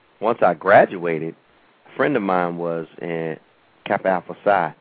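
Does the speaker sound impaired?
No.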